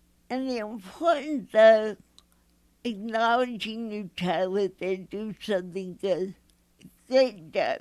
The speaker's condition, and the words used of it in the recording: Cerebral palsy. I have mild cerebral palsy that affects my speech.